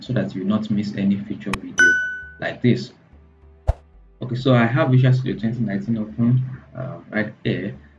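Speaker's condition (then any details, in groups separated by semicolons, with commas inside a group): No condition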